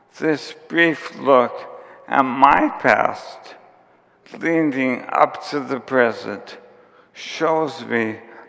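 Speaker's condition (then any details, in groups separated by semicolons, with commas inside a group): ALS; onset with tiredness and clumsiness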